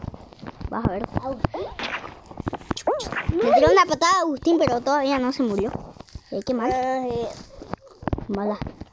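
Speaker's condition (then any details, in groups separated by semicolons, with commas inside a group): No condition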